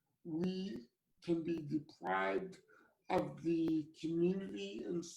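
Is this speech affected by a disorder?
Yes: cerebral palsy; from birth.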